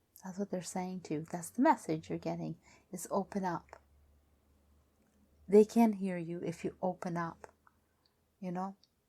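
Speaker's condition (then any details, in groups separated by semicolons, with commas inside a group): No condition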